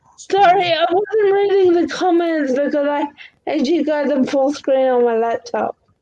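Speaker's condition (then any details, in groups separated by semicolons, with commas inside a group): Cerebral palsy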